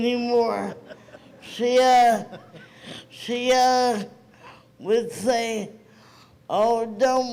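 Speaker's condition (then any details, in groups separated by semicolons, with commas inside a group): Cerebral palsy; present from birth, premature; adult aging with condition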